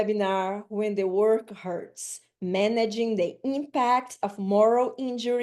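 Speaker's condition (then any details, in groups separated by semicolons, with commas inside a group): No condition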